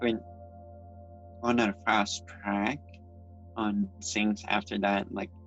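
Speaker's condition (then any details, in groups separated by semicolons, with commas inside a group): Cerebral palsy; from birth; speech issues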